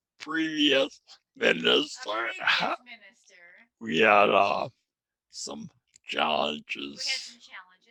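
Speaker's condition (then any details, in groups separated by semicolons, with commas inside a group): Traumatic brain injury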